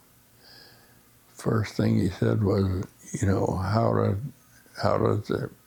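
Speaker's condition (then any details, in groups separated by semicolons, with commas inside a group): Essential tremor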